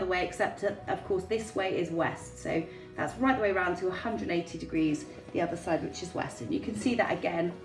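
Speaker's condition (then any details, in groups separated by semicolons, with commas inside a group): No condition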